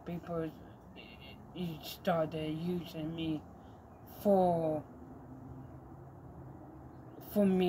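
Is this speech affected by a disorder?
Yes: mild cerebral palsy.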